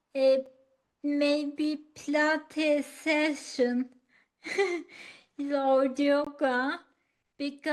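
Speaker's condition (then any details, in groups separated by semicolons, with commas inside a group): Acquired ataxia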